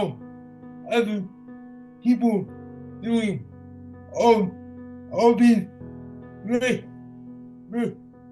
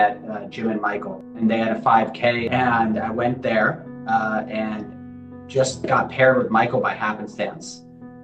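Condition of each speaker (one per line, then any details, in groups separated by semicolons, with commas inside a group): Cerebral palsy; present from birth; 32 years with condition
No condition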